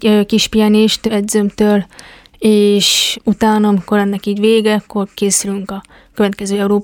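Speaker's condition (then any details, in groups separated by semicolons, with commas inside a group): Deafness; tried signing with Japanese sign-language users at the competition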